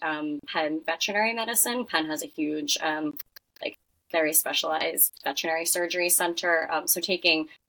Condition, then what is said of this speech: Cleft palate. So other than air escape, like hypernasality when I speak, I luckily don't